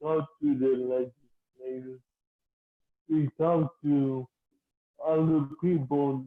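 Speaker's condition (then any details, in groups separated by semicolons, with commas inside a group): Cerebral palsy, mild; speech slightly affected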